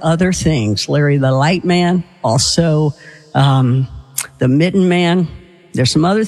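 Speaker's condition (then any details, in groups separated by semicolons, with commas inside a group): No condition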